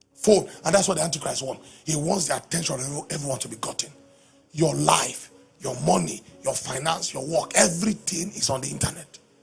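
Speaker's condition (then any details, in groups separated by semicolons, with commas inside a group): No condition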